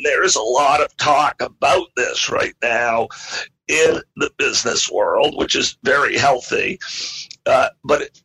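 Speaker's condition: Spasmodic dysphonia; able to do interview

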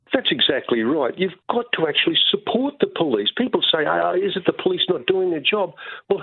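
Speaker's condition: No condition

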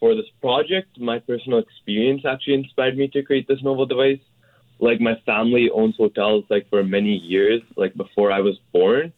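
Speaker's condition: No condition

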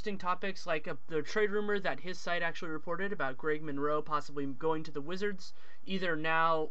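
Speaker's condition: No condition

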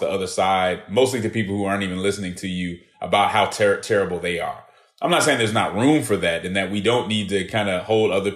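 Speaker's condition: No condition

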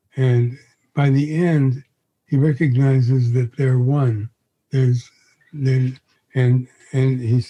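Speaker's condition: Parkinson's disease; progressive

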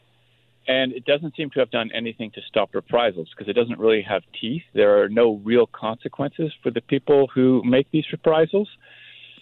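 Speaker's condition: No condition

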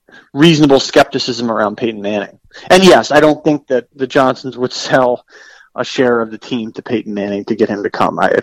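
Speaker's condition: No condition

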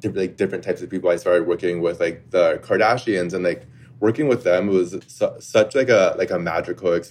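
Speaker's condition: Stutter; stutter since growing up, linked by speaker to speaking Vietnamese at home while attending American school; stutters when nervous, speaks very clearly and confidently about makeup; repeated sounds

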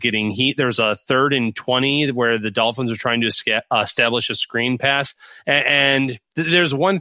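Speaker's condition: No condition

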